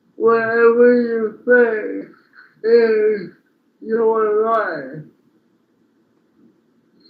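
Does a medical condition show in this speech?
Yes: speech impairment after birth surgery.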